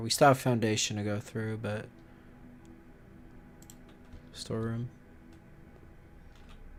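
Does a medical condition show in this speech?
No.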